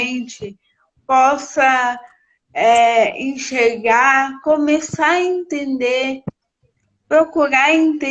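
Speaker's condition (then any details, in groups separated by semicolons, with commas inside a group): Cerebral palsy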